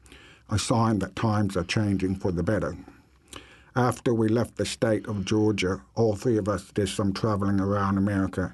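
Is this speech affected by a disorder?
Yes: deafness; diagnosed at 8 years old, attended Atlanta Speech School and Druid Hills High School in America until 16.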